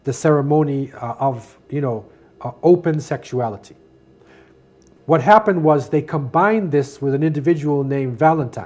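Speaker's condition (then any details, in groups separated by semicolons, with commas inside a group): No condition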